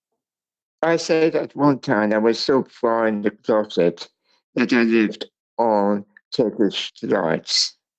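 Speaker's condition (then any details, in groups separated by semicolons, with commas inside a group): Cerebral palsy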